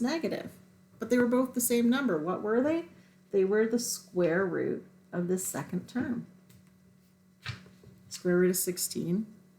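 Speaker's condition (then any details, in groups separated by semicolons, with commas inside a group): No condition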